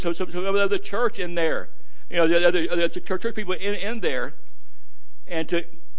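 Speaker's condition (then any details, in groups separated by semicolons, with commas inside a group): Stuttering; adults at gadsdale said stutter barred preaching; repeated sounds, repeated words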